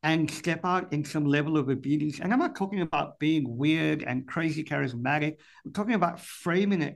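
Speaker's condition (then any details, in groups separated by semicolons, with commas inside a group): Cleft palate; speech impediment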